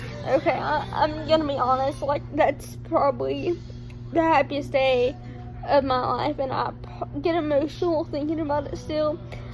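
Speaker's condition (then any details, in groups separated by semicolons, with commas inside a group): Cerebral palsy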